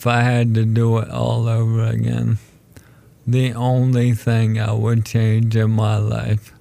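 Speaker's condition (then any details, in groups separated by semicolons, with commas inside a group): ALS; told condition is terminal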